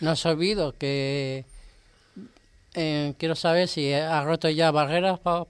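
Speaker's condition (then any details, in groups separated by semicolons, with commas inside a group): Down syndrome; age 32, no medication, independent in daily life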